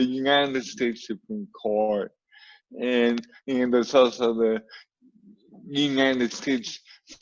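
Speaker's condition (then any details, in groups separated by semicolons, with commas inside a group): Cerebral palsy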